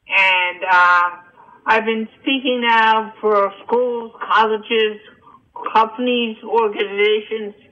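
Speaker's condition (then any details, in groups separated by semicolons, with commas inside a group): Cerebral palsy and hearing loss; congenital cerebral palsy and hearing loss from birth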